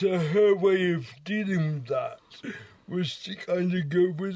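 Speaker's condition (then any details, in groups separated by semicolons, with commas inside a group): Cerebral palsy; wheelchair user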